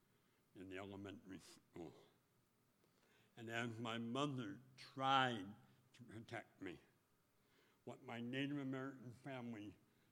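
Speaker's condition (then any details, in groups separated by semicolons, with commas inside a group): Speech impediment; voicing with clothespin on nose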